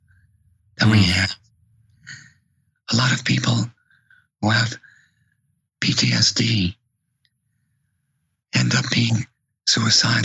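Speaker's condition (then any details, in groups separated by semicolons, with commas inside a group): Vocal cord paralysis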